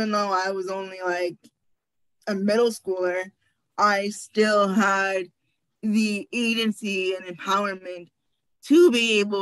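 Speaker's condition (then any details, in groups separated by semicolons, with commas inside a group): Cerebral palsy; birth brain injury, premature, wheelchair user; wheelchair since age 5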